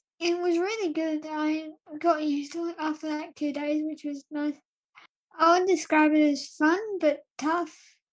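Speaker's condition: Cerebral palsy; spastic dystonic quadriplegia, limits daily tasks such as getting dressed; age 12, physiotherapy by Claire Smart, Cerebral Palsy Alliance, past HABIT-ILE 66-hour intensive therapy, race runner

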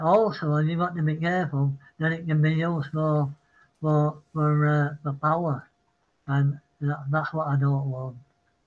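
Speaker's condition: Parkinson's; apologizes mid-sentence

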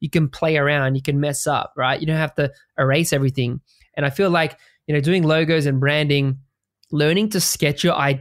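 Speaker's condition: No condition

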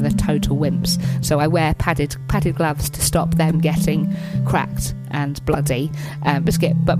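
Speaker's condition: Tourette's syndrome; tic words interrupt speech, hedgehog, cat, beans, tics call friend Matt left-wing idiot, makes noise

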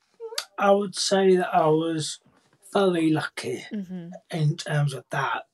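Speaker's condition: Cerebral palsy, profound hearing loss; most BSL forgotten

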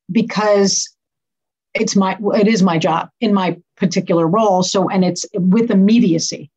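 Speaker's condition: No condition

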